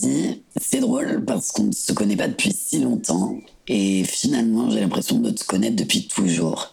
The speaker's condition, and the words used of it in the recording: Laryngectomy. J'ai été d'abord opérée d'une cordectomie, puis d'une laryngectomie partielle qui consiste à retirer une partie du larynx et des cordes vocales, d'où cette voix rauque que j'ai actuellement.